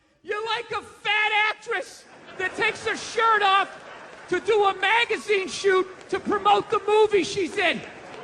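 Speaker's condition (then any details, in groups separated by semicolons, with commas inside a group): No condition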